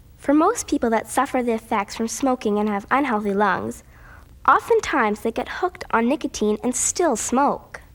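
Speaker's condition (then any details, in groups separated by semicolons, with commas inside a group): No condition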